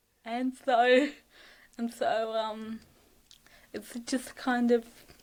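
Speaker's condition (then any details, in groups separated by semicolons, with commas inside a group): Cerebral palsy (athetoid)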